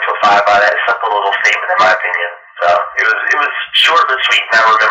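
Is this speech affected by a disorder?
No.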